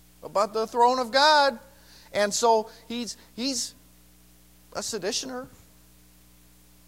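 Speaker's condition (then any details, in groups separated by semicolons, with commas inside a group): No condition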